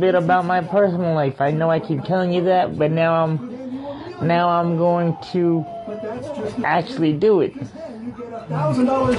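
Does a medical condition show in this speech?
Yes: cerebral palsy; legal blindness.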